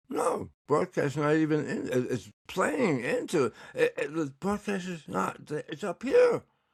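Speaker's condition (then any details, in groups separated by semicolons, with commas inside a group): Tongue cancer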